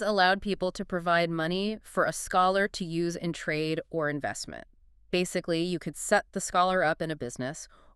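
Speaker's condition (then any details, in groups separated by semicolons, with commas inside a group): No condition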